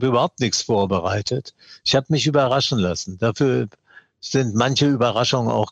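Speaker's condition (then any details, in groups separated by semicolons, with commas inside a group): Parkinson's disease; still trembles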